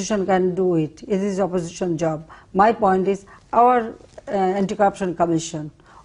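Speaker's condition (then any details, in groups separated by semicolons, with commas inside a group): No condition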